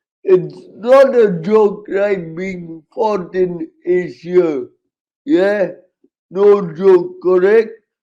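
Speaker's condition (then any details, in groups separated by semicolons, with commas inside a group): Cerebral palsy, severe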